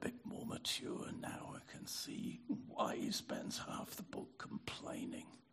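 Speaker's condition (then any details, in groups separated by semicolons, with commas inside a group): Spasmodic dysphonia; teaching style changed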